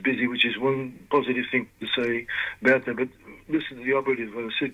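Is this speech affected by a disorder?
Yes: Parkinson's disease; diagnosed 2019, led to retirement.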